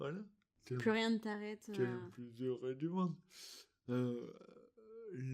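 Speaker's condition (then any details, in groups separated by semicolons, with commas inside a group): Dystonia; articulation difficulties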